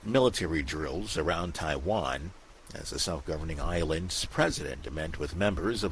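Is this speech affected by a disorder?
No.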